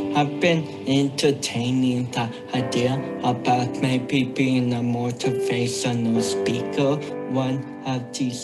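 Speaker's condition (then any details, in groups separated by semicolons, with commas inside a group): Cerebral palsy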